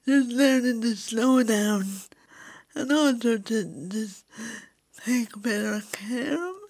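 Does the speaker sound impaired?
Yes: cerebral palsy.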